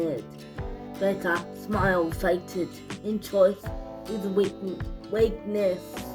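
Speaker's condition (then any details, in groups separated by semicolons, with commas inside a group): Cerebral palsy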